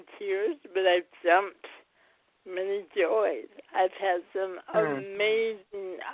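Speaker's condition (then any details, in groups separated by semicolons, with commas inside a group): Cerebral palsy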